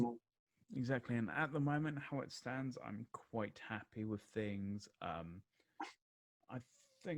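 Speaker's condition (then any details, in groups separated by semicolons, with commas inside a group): No condition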